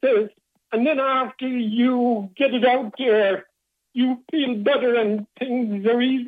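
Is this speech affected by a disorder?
Yes: Parkinson's disease; hand tremor first noticed about five years before diagnosis, diagnosed by neurologist; Zoom voice singing classes, tai chi and set dancing via Parkinson's Association during pandemic; speech difficulties during working years, phone calls hardest, ridiculed by client over speech.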